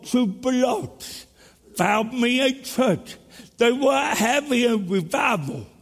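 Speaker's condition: Cerebral palsy; speech impediment

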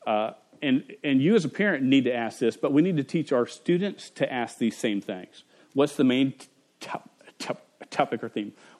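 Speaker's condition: Stutter; stutter since age five, persisting through adulthood; stutters while giving a talk to parents; at times blocks and cannot say own name; repeated sounds, repeated words

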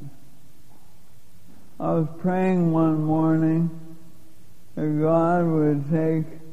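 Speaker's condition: Lou Gehrig's disease; given 3 to 5 years to live

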